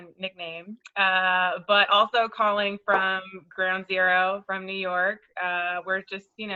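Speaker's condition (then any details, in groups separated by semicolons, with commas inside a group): No condition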